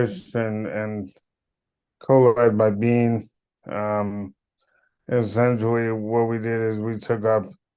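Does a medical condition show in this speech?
Yes: cerebral palsy.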